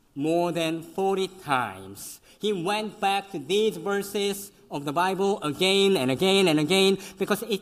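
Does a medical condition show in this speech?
Yes: cleft lip and palate; congenital, severe.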